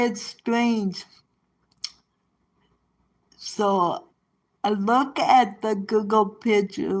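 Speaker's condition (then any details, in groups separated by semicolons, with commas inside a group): Cerebral palsy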